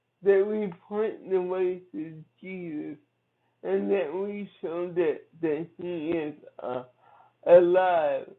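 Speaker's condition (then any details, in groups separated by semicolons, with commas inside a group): Cerebral palsy; from birth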